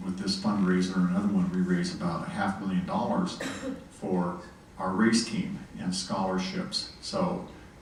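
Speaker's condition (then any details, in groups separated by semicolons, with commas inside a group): No condition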